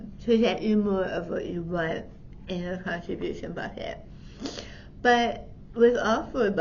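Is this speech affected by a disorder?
Yes: tongue cancer surgery.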